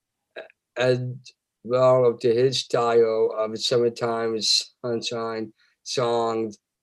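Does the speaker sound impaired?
Yes: Down syndrome.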